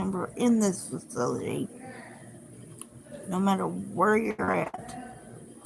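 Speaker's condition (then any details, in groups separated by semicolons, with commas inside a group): Cerebral palsy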